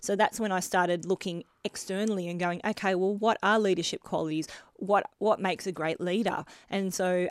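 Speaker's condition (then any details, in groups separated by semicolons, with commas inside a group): Bilateral cleft lip and palate; adult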